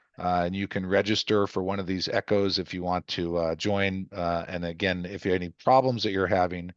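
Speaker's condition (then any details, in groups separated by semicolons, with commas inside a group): No condition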